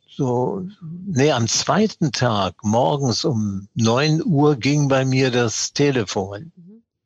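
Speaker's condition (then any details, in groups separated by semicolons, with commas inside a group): Parkinson's disease; diagnosed 2016 around age 75, years of tremor before, family doctor blamed stage fright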